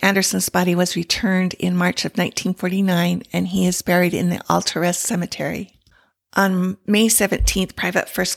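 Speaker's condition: No condition

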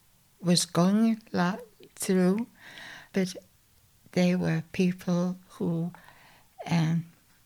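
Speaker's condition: Aphasia, mild; aphasia from stroke, many years since onset, much worse at start, 6 months in hospital; mild aphasia now, early after stroke could not speak at all, not even children's names

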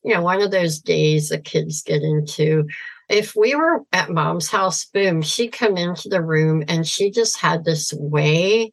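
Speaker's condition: Severe cleft palate, cleft lip and palate; trachea and breathing problems

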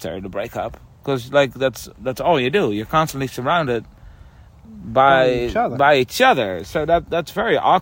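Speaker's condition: No condition

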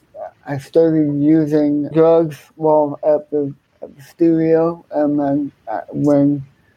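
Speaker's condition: Cerebral palsy, hemiplegia; speech impediment, had to step up speech

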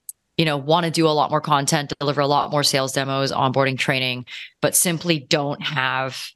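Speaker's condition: No condition

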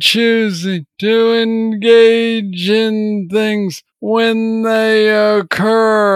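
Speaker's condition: Parkinson's disease; slurred words when off

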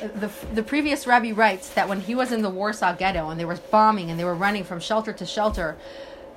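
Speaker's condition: No condition

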